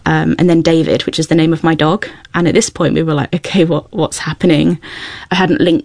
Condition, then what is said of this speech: Tourette syndrome. But those tics only make up a small percentage of my tics.